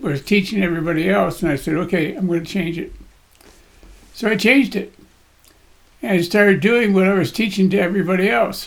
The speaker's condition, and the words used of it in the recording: Parkinson's disease. So I'm dealing with Parkinson's disease, so my voice shakes, I shake, I'm all over the place, but you guys are just going to have to put up with it.